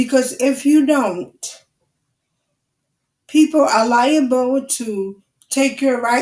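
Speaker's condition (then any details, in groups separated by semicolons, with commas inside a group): Cerebral palsy; wheelchair user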